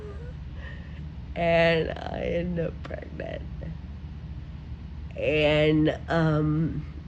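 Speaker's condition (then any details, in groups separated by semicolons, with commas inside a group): Friedreich ataxia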